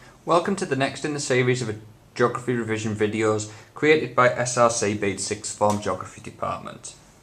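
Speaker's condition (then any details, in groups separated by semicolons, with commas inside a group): No condition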